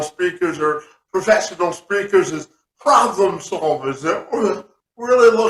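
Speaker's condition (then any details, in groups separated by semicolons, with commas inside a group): Cerebral palsy; speech therapy during school years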